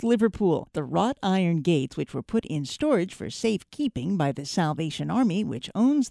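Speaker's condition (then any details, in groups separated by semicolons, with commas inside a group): No condition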